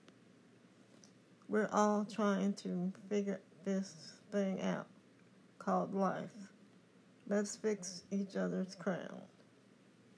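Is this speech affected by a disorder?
Yes: cerebral palsy; confined to wheelchair.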